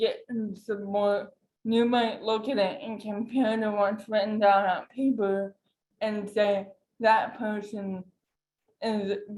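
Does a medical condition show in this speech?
Yes: cerebral palsy.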